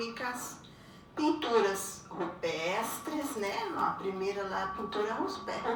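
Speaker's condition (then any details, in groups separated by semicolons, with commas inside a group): No condition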